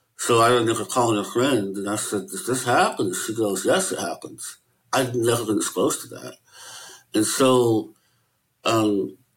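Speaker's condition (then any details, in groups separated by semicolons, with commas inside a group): Möbius syndrome; no facial nerve control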